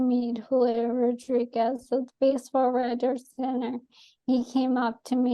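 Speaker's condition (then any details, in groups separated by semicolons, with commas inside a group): ALS; atypical case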